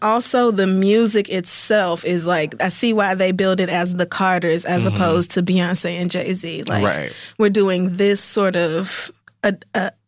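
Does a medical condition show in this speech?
No.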